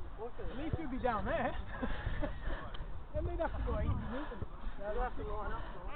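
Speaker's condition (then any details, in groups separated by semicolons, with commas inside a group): No condition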